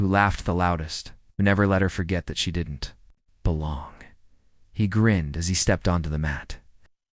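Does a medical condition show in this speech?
No.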